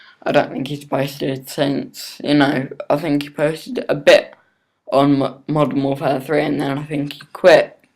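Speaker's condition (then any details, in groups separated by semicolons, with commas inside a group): Cerebral palsy; not fully independent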